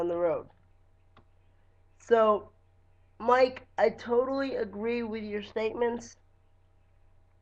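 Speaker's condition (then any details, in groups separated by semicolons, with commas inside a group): Cerebral palsy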